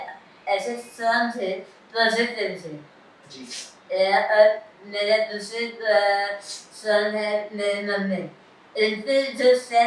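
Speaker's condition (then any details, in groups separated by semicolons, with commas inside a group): Tongue cancer surgery; tongue cancer, chemotherapy, surgery, radiation; 2.5 years post-treatment, cancer free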